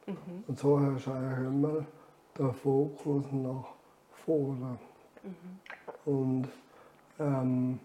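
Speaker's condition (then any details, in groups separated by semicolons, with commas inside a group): ALS; handwriting failed early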